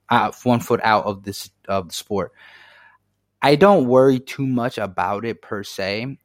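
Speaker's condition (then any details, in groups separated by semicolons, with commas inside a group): No condition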